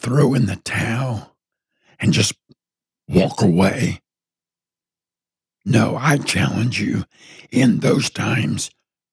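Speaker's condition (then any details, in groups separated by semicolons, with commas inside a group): Partial laryngectomy from throat cancer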